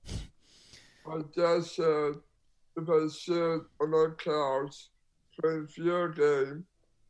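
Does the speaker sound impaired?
Yes: Down syndrome; congenital, two holes in heart, open heart surgery under 5 months, four major ear surgeries, small ear canals.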